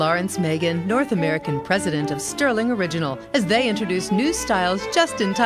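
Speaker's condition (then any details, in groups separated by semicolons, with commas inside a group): No condition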